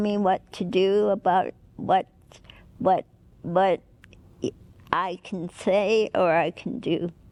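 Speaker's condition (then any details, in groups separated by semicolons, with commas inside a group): Cerebral palsy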